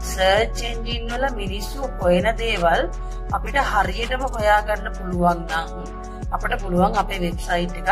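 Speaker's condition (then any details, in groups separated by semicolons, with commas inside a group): No condition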